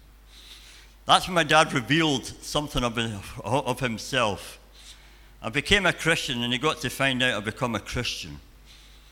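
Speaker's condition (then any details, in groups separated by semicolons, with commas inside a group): Cleft palate and cleft lip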